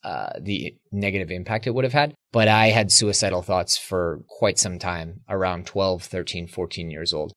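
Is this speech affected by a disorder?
No.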